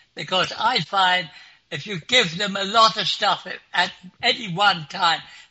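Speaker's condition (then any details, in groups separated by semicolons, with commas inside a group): Clinically deaf; clinically deaf since school age, could not follow unfamiliar Suffolk slang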